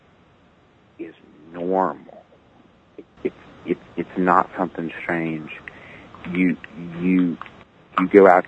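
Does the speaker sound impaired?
Yes: stuttering; lifelong stuttering; stutters openly, including at work, mostly not avoiding stuttering; here repeated words, prolonged sounds.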